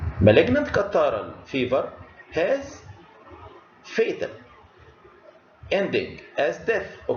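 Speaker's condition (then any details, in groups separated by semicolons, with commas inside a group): No condition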